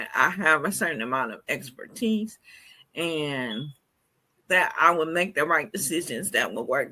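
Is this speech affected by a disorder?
Yes: cerebral palsy.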